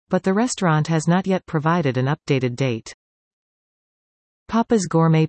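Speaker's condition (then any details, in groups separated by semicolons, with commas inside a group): No condition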